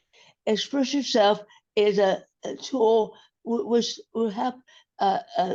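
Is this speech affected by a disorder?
Yes: acquired brain injury; ongoing recovery.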